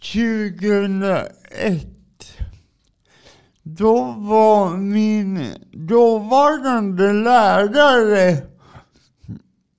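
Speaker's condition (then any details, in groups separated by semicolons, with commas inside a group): Cerebral palsy; from birth, drives adapted car, adaptation applied for via Försäkringskassan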